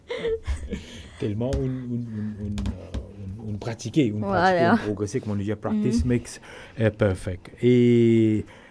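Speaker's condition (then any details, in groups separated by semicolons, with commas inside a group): No condition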